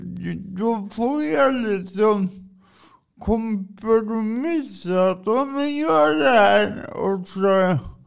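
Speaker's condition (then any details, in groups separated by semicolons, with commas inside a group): Cerebral palsy; from birth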